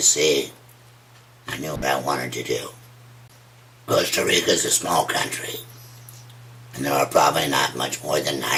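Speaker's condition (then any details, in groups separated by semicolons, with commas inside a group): Larynx cancer; speech lost then regained, struggles to speak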